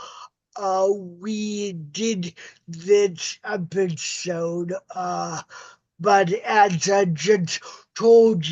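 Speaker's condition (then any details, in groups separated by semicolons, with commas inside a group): Cerebral palsy; uses walker and wheelchair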